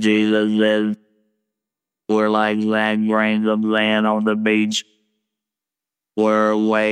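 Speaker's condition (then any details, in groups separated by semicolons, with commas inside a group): Laryngectomy; electric wand held to throat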